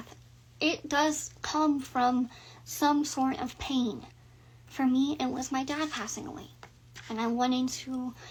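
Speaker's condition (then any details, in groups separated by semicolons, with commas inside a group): No condition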